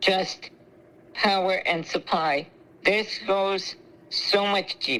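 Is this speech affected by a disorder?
Yes: spinal muscular atrophy; ventilator.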